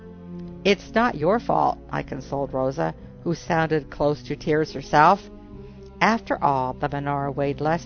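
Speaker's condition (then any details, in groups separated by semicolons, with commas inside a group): No condition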